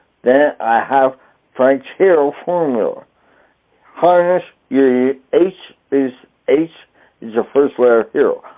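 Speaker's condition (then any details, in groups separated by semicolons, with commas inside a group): Traumatic brain injury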